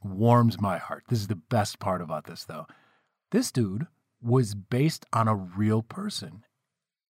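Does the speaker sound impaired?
No.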